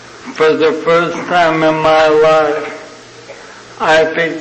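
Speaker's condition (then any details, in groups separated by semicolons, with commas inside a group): ALS (Lou Gehrig's disease); young onset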